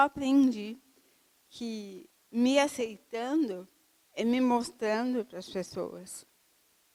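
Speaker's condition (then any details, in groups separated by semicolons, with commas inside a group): Cerebral palsy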